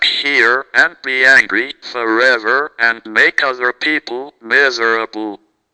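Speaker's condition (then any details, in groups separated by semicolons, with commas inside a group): Cerebral palsy, speech-generating device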